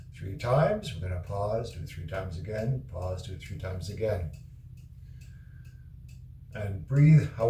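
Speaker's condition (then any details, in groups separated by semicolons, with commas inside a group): No condition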